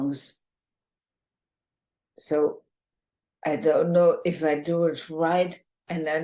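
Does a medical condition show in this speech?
Yes: ALS, bulbar form, bulbar onset.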